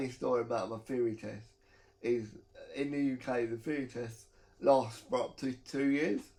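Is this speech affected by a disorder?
Yes: cerebral palsy.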